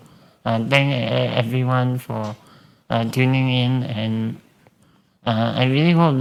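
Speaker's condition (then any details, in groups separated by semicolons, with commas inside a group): Spinal muscular atrophy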